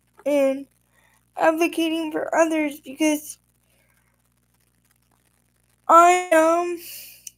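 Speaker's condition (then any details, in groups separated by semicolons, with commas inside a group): Quadriplegic spastic cerebral palsy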